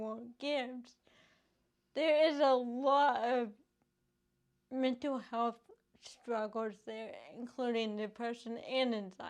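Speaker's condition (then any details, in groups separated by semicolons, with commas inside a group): Cerebral palsy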